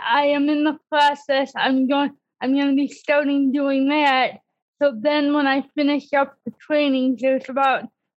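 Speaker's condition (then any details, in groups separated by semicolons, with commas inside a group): Cerebral palsy; disability since childhood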